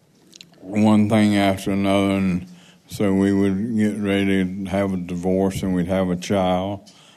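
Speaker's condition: Parkinson's; speaking seated instead of at podium because of fall risk

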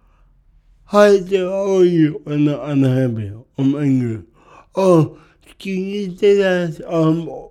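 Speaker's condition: Cerebral palsy; speech can be hard sometimes

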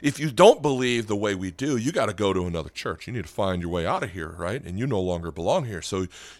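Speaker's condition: No condition

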